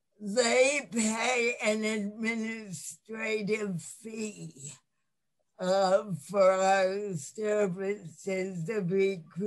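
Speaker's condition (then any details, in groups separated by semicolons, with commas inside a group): Cerebral palsy; lifelong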